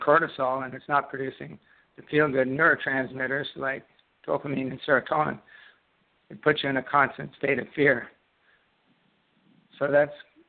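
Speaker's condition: Parkinson's disease; left side onset

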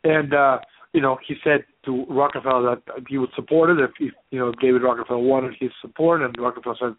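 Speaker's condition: No condition

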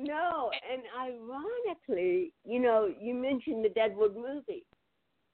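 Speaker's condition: Cerebral palsy; c1 to c7 cervical spinal cord surgery, titanium neck, later lower back surgery

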